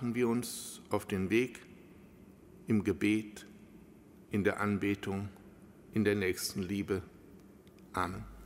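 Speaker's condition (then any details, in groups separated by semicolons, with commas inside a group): No condition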